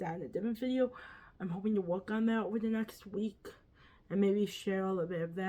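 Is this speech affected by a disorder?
Yes: quadriplegic cerebral palsy.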